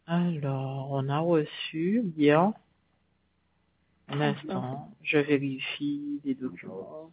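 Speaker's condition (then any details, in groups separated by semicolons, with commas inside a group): No condition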